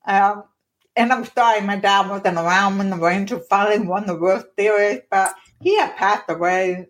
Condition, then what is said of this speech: Deafness. As soon as I start speaking, I can see that teeny little change, like, oh, they're realizing something, and they start treating me like a kid, or start speaking slow, or get awkward.